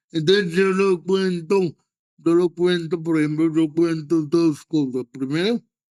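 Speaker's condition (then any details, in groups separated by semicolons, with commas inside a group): Cerebral palsy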